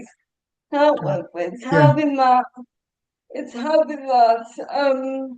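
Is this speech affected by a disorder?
Yes: cerebral palsy.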